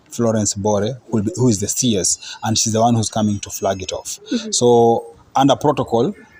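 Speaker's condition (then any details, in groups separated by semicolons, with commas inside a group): No condition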